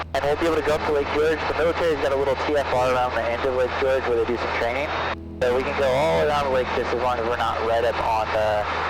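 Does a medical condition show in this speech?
No.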